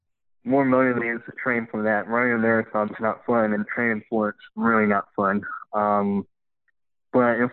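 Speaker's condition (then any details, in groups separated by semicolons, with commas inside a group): Cleft lip and palate; congenital, extreme leg deformities, many leg operations, full-time wheelchair at 13, bilateral above-knee amputation at 14; speech impediment, harder for new people to understand at first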